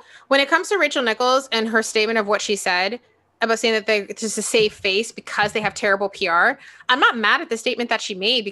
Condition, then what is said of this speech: No condition.